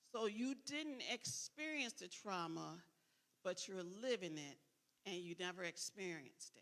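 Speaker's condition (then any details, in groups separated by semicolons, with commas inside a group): No condition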